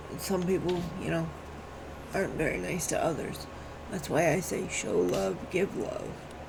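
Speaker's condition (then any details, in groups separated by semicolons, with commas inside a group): Cerebral palsy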